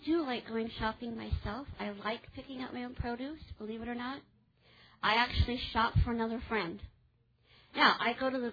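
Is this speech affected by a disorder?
Yes: cleft palate; infant feeding difficulty with weight loss, ongoing dental problems.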